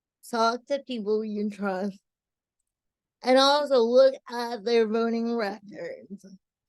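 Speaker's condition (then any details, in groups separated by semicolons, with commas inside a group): Cerebral palsy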